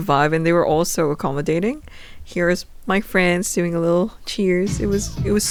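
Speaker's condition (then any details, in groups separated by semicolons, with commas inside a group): No condition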